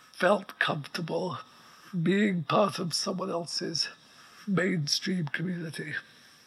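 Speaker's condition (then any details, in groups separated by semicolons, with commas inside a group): ALS; progressive neuromuscular illness, paralyzed from neck down, effectively quadriplegic; breathes with respirator apparatus, diagnosed about two years earlier, writes through dictation; voice still working perfectly well, breathing apparatus audible in background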